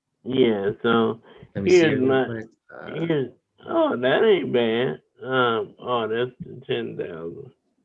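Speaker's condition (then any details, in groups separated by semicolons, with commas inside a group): Cerebral palsy; wheelchair user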